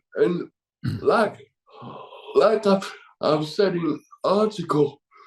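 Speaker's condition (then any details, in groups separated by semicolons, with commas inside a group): Cerebral palsy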